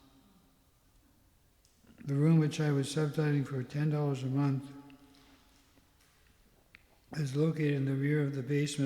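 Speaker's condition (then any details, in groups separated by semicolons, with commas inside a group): Parkinson's; tremor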